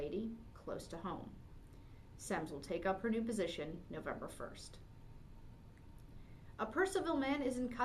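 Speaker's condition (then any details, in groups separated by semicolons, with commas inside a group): No condition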